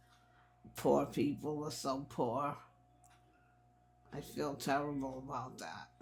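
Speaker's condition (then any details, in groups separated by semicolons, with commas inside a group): Multiple sclerosis; quadriplegic, no use of arms or legs, cannot walk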